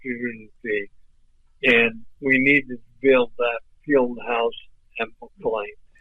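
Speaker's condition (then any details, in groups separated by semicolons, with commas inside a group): ALS; voice off but clear and understandable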